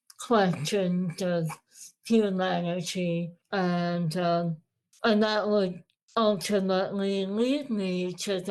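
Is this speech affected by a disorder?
Yes: Moebius syndrome.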